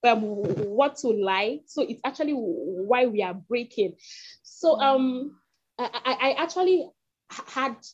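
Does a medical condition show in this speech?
Yes: stutter; developmental stutter since age two, all six siblings stutter, great-grand-uncle stuttered severely, parents fluent; breaks when speaking, stammers in all settings, school, friends, church; here repeated words, blocks.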